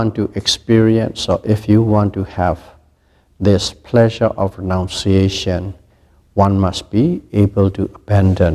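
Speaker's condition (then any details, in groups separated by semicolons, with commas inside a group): No condition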